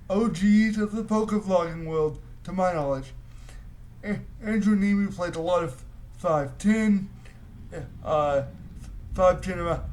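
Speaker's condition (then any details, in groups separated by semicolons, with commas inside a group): Cerebral palsy; voice tone sometimes odd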